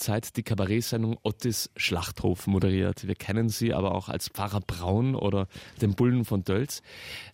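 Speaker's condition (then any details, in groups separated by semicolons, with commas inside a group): No condition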